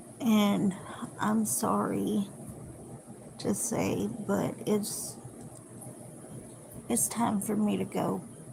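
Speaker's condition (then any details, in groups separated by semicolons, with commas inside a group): Cerebral palsy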